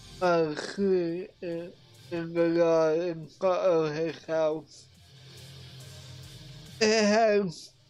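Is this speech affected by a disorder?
Yes: cerebral palsy; affects voice.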